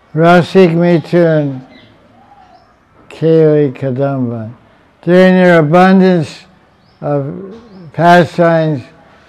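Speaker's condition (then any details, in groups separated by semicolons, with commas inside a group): Deafness; finds sound way too loud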